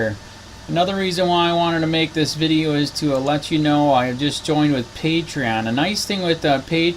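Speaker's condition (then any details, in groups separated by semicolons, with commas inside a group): No condition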